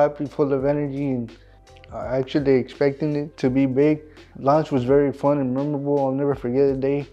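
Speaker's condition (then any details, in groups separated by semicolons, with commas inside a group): Cerebral palsy; cerebral palsy, premature birth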